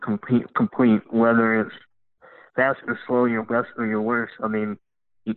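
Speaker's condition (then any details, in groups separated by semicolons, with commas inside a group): Cleft lip and palate; congenital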